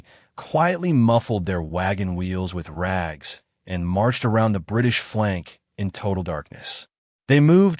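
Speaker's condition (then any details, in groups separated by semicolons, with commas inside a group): No condition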